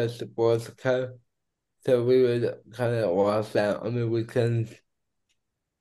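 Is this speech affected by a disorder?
Yes: cerebral palsy; caused by cardiac arrest.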